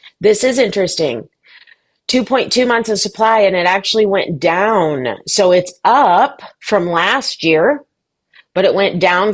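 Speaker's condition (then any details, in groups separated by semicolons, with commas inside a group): No condition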